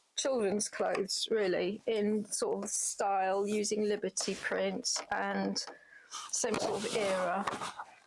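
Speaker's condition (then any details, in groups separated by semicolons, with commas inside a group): No condition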